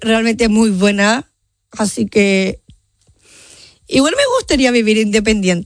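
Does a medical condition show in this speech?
Yes: Down syndrome; genetic condition, from birth, 30 years old, mother prioritized leisure over therapy; speaks well and clearly per host.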